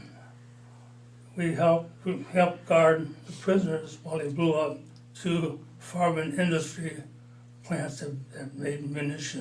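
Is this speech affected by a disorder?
Yes: Parkinson's disease; mild, about four years.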